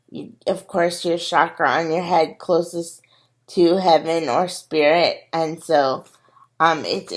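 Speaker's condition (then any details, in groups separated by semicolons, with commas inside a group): Cerebral palsy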